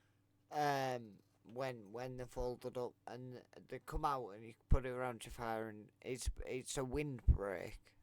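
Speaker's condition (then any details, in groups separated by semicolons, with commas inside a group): Multiple sclerosis; affects legs; legs weak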